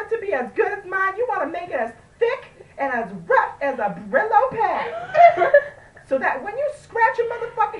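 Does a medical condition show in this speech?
No.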